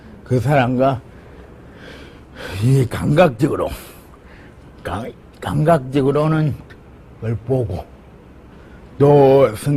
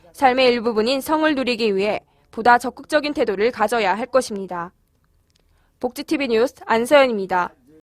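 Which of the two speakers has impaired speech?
The first: brain lesion disability; cannot move body freely; speech appears unnatural.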